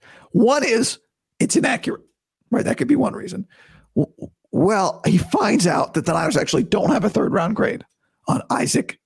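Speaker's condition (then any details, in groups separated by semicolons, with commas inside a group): Vocal cord surgery recovery; talking painless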